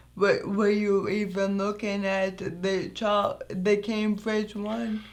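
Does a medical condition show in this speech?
Yes: anoxic brain injury.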